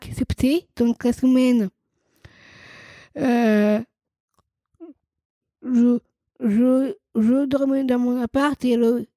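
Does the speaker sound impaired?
Yes: Down syndrome, trisomy 21.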